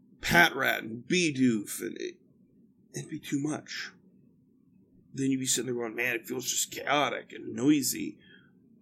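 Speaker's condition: No condition

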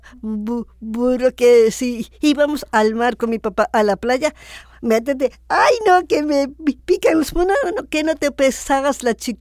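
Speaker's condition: Down syndrome; adult woman

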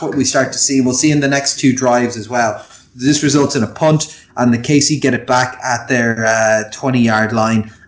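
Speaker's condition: No condition

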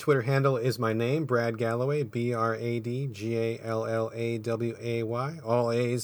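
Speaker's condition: No condition

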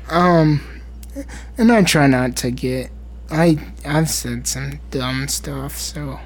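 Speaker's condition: Cerebral palsy, spastic

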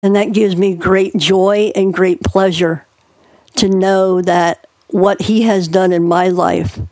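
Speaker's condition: Cleft palate; born two months premature

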